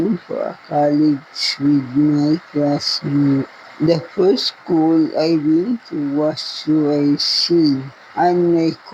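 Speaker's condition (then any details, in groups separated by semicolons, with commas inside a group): Cerebral palsy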